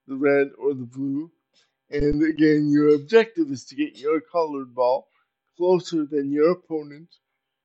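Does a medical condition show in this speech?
Yes: cerebral palsy; uses power wheelchair.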